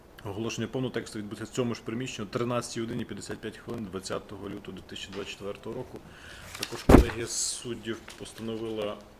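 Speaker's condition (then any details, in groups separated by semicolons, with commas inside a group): No condition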